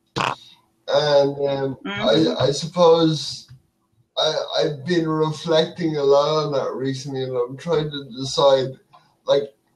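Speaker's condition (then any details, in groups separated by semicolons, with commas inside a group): Cerebral palsy; cerebral palsy, affects balance and walking; speech affected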